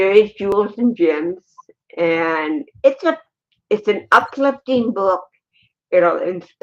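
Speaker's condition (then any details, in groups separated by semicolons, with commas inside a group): Cerebral palsy, athetoid and ataxic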